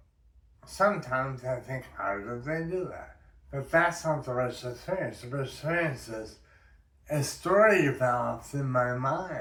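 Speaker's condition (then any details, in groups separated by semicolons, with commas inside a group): Brain injury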